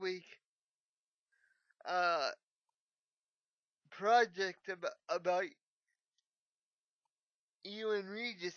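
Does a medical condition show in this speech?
Yes: cerebral palsy.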